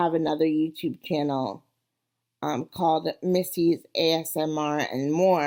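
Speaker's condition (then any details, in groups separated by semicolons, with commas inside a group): Cerebral palsy; wheelchair user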